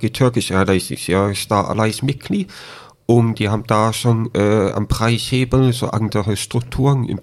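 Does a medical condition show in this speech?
Yes: deafness with cochlear implant, congenital deafness; hardly spoke before implant, 3-4 years relearning speech and hearing, raised orally, no sign language.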